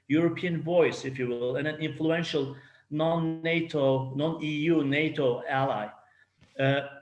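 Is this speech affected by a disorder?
No.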